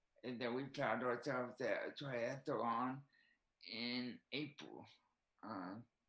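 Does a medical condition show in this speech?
Yes: cerebral palsy; quadriplegic form, all four limbs affected.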